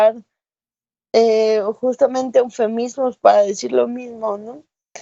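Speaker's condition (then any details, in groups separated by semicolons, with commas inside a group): Cerebral palsy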